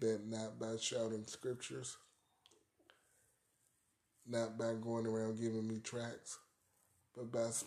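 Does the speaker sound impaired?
Yes: cerebral palsy; arthritis.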